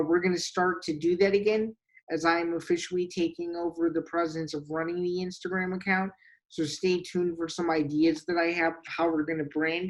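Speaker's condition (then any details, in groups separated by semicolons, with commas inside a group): No condition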